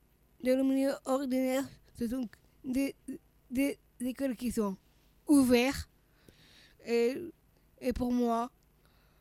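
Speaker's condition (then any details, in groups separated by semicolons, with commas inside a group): Down syndrome (trisomy 21); slowness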